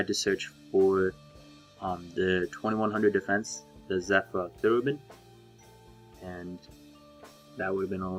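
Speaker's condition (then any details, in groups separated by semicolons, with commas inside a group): No condition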